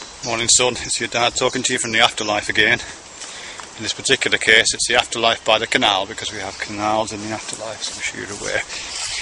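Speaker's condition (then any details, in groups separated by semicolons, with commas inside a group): No condition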